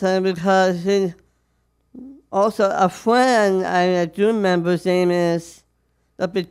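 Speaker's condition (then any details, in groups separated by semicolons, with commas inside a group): Down syndrome; age 40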